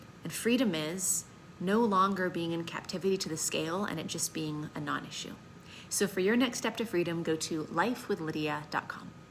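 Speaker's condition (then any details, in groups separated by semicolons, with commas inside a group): No condition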